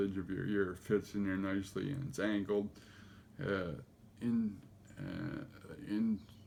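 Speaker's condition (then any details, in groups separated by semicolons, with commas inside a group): Cerebral palsy; affects gait and walking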